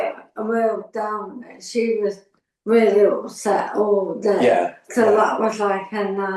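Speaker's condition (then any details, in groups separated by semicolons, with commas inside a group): Functional neurological disorder; finger twitches, numbness, weak fingers; about two years, chronic, progressively worse, seizures; slurred speech worsening, swallowing and voice affected, choking, breathing problems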